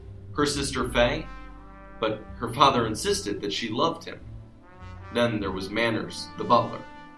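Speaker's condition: No condition

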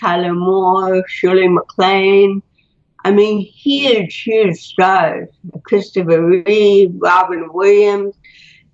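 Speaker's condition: Cerebral palsy; botox

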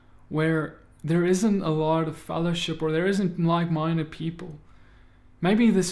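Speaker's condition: No condition

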